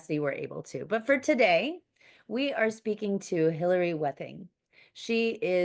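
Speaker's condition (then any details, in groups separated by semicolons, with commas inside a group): No condition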